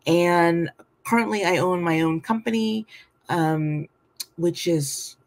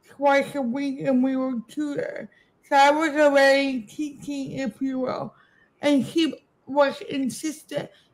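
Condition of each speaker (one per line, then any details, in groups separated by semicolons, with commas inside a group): No condition
Cerebral palsy; birth oxygen deprivation; speech affected, sounds like past stroke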